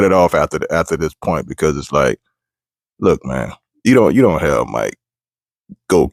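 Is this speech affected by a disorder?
No.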